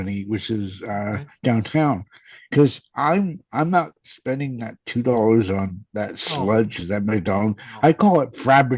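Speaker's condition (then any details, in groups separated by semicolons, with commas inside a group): Cerebral palsy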